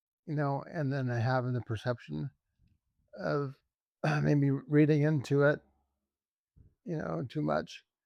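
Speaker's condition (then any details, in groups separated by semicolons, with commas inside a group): ALS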